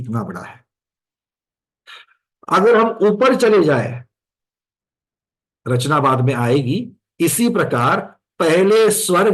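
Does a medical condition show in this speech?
No.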